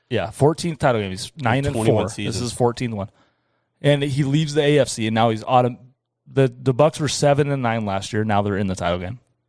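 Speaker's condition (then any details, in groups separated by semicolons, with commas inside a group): No condition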